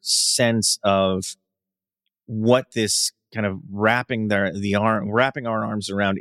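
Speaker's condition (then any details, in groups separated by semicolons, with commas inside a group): No condition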